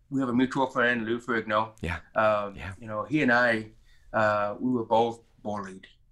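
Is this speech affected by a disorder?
Yes: profound hearing loss; congenital severe to profound hearing loss, family history of deafness, diagnosed about age 2, hearing aids, years of speech therapy; mid-40s, wears hearing aids, removes them when fatigued; learned to speak through hard effort, distinctive voice and accent.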